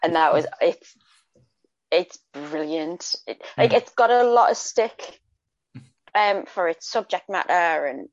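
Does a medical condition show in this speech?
No.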